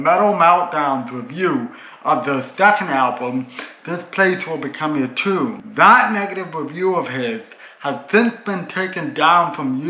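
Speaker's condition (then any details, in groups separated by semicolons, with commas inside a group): Cerebral palsy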